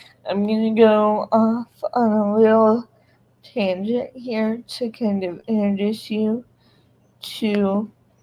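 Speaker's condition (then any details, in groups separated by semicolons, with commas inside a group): Cerebral palsy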